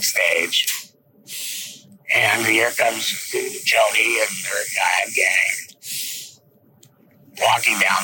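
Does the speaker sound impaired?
Yes: laryngectomy; esophageal speech, presses on neck daily to talk, rattles esophagus like vocal cords.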